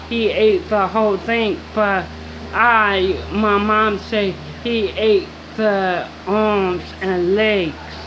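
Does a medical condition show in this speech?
Yes: mild cerebral palsy.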